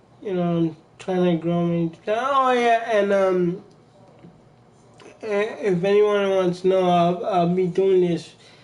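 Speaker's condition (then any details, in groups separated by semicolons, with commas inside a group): Cerebral palsy; from birth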